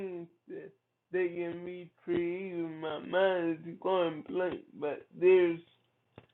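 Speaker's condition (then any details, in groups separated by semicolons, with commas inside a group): Cerebral palsy; from birth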